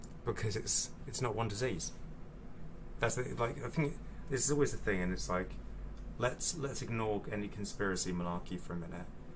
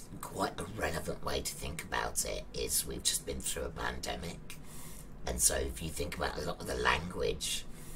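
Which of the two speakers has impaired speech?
The second: laryngectomy; laryngectomy for thyroid cancer, trachea partly removed, neck stoma valve; terminal stage 4 cancer, radiotherapy, radioiodine, three surgeries; breathes through neck, presses valve to speak, swallowing trouble, mucus.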